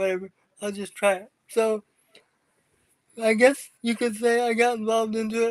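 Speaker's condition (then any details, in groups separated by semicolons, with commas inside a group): Cerebral palsy; from birth, wheelchair user; not progressive, some symptoms worsening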